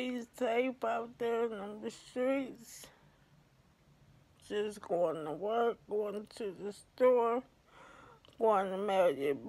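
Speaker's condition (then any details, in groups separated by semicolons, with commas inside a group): ALS; affects hands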